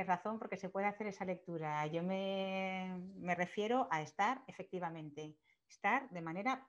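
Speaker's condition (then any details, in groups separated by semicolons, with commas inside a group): No condition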